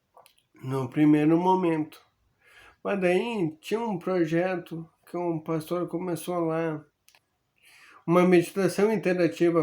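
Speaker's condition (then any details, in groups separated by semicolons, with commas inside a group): Amyotrophic lateral sclerosis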